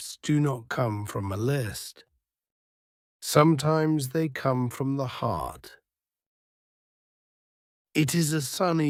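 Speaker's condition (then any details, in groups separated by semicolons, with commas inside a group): No condition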